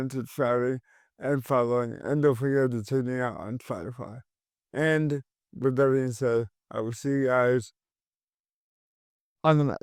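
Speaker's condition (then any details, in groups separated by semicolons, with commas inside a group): Cerebral palsy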